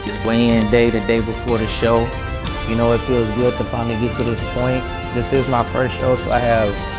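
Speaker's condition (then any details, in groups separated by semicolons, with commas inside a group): No condition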